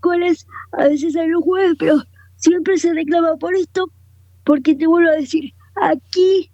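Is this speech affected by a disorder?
Yes: cerebral palsy, quadriparesis; wheelchair user.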